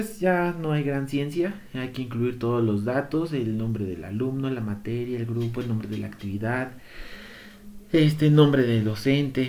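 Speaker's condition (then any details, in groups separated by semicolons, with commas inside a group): No condition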